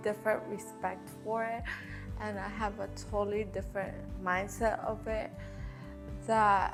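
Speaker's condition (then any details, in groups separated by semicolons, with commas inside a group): Cerebral palsy; tends to tense up, breathing through it helps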